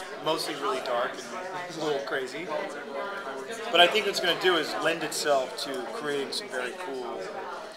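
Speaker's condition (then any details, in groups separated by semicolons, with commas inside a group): No condition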